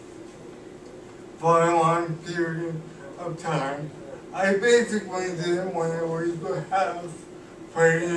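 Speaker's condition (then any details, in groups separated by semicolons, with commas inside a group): Cerebral palsy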